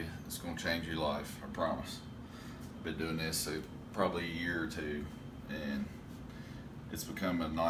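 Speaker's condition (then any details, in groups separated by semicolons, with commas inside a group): No condition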